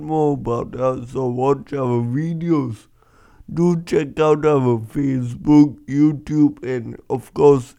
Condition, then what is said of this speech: Cerebral palsy. When people meet me for the first time, they always ask, "Are you drunk?"